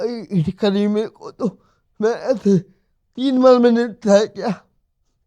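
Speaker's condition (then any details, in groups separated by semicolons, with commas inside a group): Cerebral palsy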